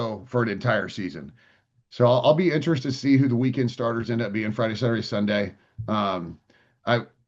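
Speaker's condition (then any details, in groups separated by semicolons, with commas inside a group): No condition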